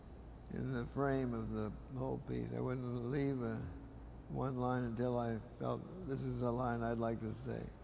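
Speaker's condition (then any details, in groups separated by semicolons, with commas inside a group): Parkinson's disease; diagnosed 20 years ago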